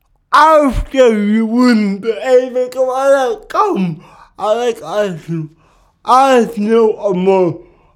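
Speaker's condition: Cerebral palsy; speech can be hard sometimes

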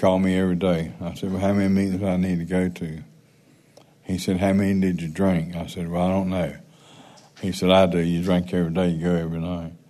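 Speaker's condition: Parkinson's

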